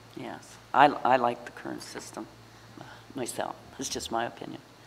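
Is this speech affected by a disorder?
No.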